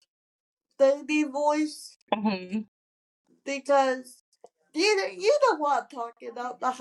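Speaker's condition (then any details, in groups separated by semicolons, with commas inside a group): Cerebral palsy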